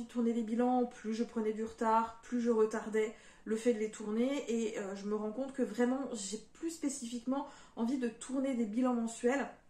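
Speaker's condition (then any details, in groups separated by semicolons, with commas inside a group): No condition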